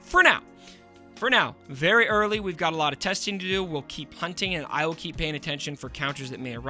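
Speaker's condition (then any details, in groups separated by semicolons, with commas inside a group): No condition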